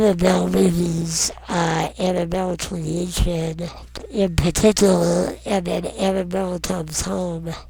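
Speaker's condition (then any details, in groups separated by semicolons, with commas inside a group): Non-progressive muscular dystrophy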